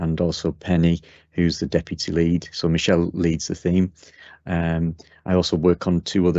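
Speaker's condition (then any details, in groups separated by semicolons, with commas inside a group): No condition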